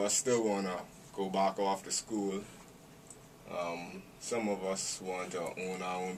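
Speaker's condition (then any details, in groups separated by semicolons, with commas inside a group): No condition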